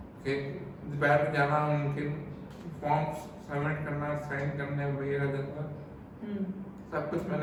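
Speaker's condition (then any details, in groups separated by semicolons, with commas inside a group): Cerebral palsy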